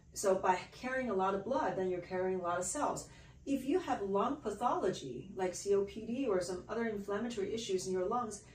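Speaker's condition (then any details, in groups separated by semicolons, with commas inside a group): No condition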